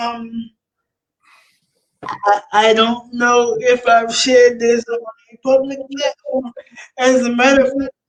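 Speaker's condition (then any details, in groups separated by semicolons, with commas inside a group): Cerebral palsy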